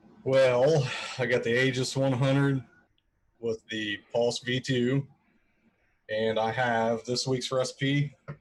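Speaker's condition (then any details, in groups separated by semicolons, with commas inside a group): No condition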